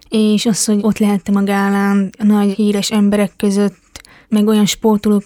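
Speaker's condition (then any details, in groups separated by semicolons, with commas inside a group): Hearing impairment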